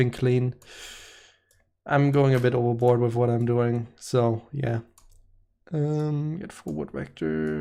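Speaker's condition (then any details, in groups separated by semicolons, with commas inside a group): No condition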